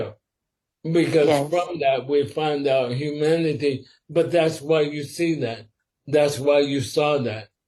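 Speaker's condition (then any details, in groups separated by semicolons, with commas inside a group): Sporadic ALS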